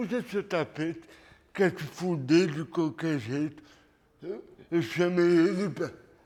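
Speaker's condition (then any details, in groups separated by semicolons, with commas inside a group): Cerebral palsy; lack of oxygen at birth, premature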